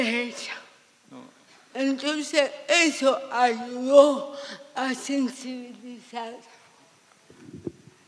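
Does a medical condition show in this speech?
Yes: severe cerebral palsy.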